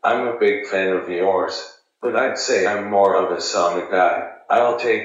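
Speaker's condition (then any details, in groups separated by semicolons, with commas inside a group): ALS, speech-generating device; former NFL player, ALS diagnosed a few years after blocked punt in New Orleans; about a decade living with ALS; communicates using technology, message heard on answering machine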